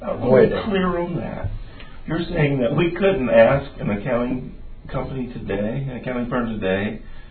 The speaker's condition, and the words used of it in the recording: No condition.